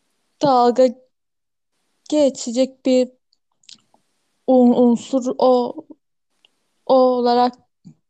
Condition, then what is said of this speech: Stuttering. Sonra ben böyle sakin sakin şey dedim işte anlamışsınızdır yani ben kekemeyim ve beklerseniz de söyleyeceğim.